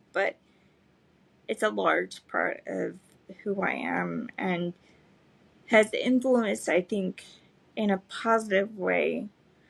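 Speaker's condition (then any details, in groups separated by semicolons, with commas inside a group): Cerebral palsy; spastic legs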